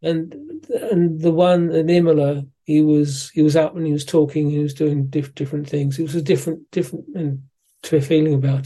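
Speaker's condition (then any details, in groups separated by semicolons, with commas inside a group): Parkinson's disease; suspected for a while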